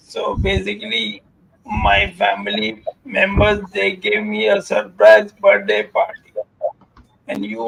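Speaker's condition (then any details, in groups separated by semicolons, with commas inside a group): Amyotrophic lateral sclerosis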